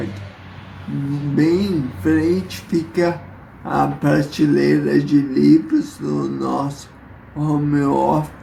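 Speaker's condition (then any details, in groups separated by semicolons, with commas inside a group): Multiple sclerosis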